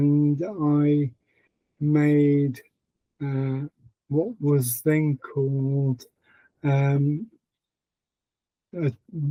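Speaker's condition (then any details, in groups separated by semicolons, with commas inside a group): Parkinson's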